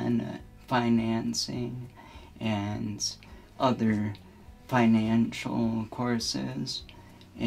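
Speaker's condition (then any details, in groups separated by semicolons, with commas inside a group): Cerebral spinal ataxia; present from birth, recessive disorder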